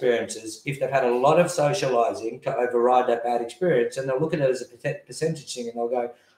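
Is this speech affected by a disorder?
No.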